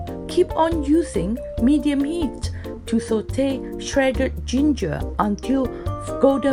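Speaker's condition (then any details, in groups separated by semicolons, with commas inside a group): No condition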